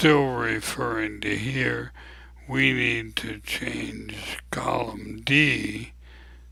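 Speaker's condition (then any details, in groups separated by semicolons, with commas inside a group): ALS; abnormally slow voice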